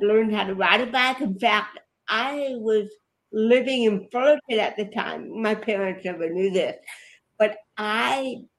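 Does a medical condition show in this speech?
Yes: cerebral palsy; present since at least age 11 or 12, affects body movements.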